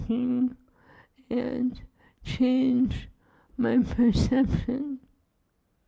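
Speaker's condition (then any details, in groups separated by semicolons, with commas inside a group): ALS; feeding tube; 7 years since onset, cannot eat by mouth; swallowing lost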